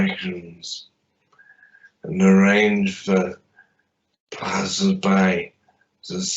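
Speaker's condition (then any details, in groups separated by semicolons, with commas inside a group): Traumatic brain injury; limb injuries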